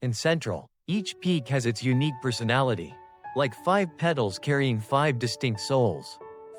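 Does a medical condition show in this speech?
No.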